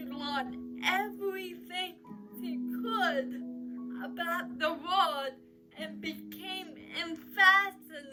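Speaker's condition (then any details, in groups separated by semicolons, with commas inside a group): Cerebral palsy; uses crutches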